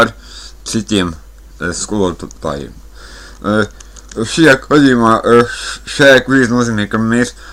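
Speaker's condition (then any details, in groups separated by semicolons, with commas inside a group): Cerebral palsy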